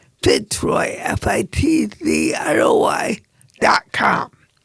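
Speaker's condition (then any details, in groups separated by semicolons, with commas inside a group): Cerebral palsy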